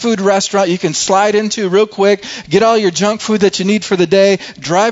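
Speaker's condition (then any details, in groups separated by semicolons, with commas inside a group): No condition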